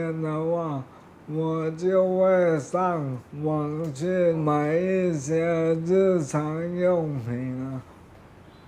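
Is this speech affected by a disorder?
Yes: amyotrophic lateral sclerosis; diagnosed 11 years ago, mobility issues; can still speak and eat.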